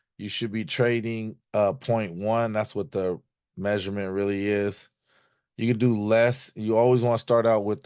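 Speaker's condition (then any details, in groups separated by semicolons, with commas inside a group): No condition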